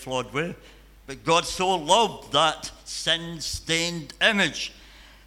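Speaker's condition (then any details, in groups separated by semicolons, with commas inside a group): Cleft palate and cleft lip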